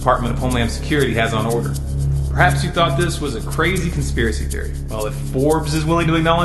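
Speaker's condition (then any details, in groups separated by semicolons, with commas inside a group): No condition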